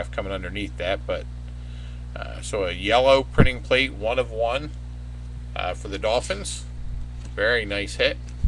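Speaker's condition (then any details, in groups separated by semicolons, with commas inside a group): No condition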